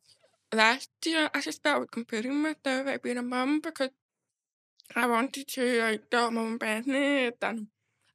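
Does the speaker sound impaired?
Yes: deafness; hearing loss.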